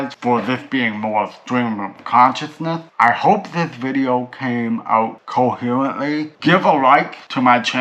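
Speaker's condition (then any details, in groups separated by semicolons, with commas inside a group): Cerebral palsy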